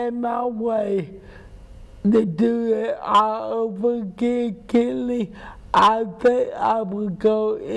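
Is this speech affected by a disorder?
Yes: cerebral palsy; speech impairment.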